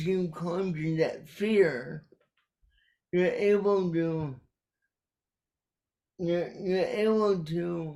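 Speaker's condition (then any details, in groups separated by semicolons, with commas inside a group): Cerebral palsy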